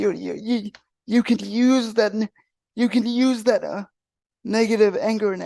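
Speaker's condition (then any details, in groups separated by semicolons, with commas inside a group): Cerebral palsy; wheelchair user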